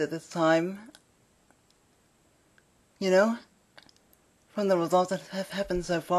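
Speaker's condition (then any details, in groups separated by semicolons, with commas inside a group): Cerebral palsy; speaks fast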